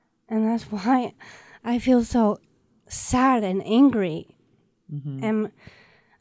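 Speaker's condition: Down syndrome; present since birth

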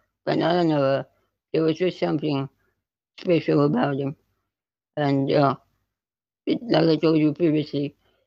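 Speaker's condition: Spinal muscular atrophy type 2; neuromuscular

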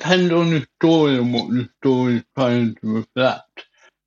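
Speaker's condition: Cerebral palsy; wheelchair

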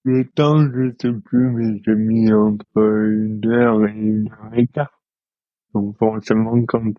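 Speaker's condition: Dystonia; present since birth

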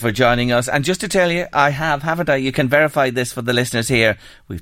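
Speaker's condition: No condition

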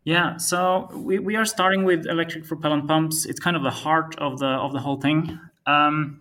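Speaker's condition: No condition

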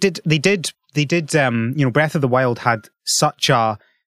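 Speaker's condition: No condition

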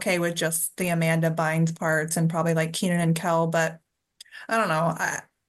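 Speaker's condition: No condition

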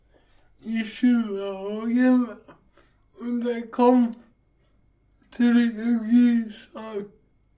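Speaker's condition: Cerebral palsy; walking difficulty

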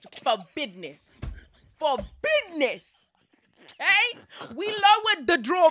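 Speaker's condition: No condition

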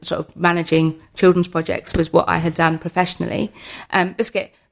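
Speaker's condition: Tourette's; vocal and motor tics, wheelchair user, tics vary unpredictably, worsen with heightened emotion; sausage, hedgehog, cats, beans, swearing and random phrases interrupting speech

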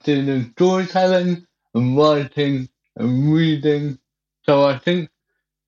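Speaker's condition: Cerebral palsy; wheelchair

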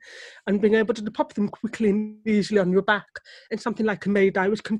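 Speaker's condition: Deafness; struggles to hear baby cry or tones of sounds

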